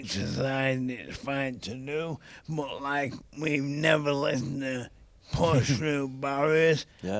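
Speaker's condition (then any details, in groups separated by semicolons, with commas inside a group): ALS; young onset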